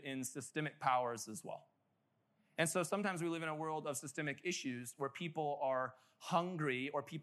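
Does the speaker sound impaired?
No.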